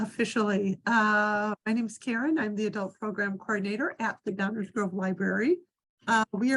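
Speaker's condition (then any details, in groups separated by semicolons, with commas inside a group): No condition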